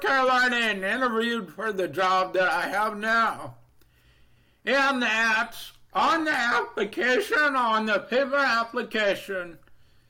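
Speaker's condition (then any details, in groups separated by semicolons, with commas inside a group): Deafness, Neurofibromatosis Type 2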